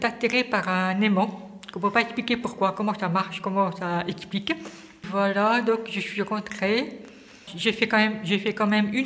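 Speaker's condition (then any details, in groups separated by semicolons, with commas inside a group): Hearing impairment from birth, congenital; no speech until age ten, lacked hearing equipment early, specialised school; weekly therapy with Jackie nearly four years, resumed after years without, monthly practice with Edith, audioprothésiste; able to sing and hear liturgy, speech regained through two years' therapy with Jackie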